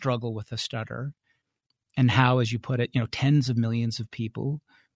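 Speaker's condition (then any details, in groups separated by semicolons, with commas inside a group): No condition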